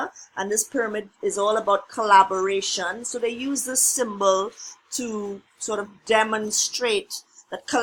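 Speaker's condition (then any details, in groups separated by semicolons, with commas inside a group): No condition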